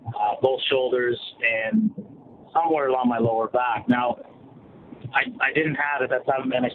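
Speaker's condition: No condition

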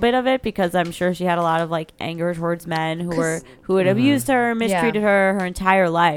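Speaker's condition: No condition

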